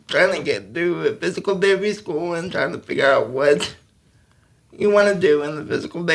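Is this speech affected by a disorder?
Yes: cerebral palsy.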